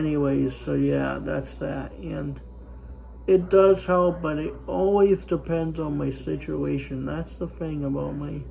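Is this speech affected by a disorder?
Yes: spastic cerebral palsy; able to talk.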